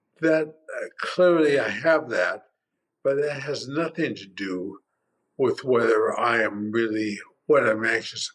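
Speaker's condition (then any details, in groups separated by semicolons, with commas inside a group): Primary lateral sclerosis; tongue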